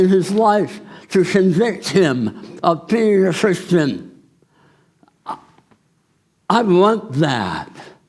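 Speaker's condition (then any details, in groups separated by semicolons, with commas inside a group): Tongue cancer surgery; noticeable diction difficulties, swallowing and saliva problems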